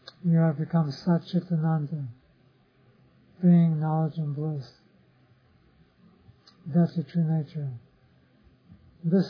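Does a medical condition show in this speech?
Yes: Parkinson's disease; others offer remedies.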